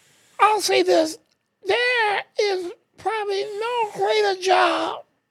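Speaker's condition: ALS; shoulder subluxation with drooping arms, intubated once for high CO2, needs help with self-care; wheelchair, trach changed by ENT, Charleston VA ALS clinic quarterly with speech therapist, sometimes hard breathing

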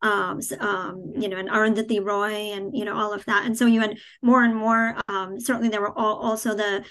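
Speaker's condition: Cleft palate, cleft palate without cleft lip

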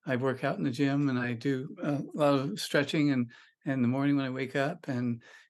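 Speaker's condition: Parkinson's disease; onset at about 35, pinky tremor first, suspected perchlethrin exposure, UCSF deep brain stimulation, chest pacemaker

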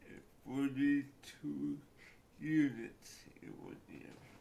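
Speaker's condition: Cerebral palsy; cerebral palsy since childhood

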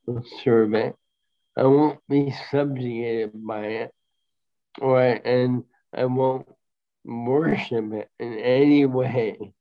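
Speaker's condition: Bulbar onset ALS; brain breakdown with various muscles, voice affected first, diagnosed last fall; voice deteriorating, expected to progress to swallowing and breathing

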